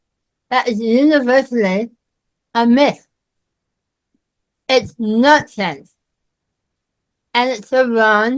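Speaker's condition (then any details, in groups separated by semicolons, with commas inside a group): Myasthenia gravis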